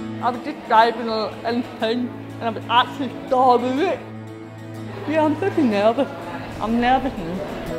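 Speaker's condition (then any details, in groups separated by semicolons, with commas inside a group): Cerebral palsy; cerebral palsy, mild walking difficulties, deaf; speech impairment, doesn't speak well at times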